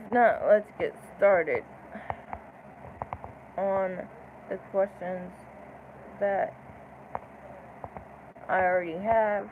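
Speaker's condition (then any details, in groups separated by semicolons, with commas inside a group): Cerebral palsy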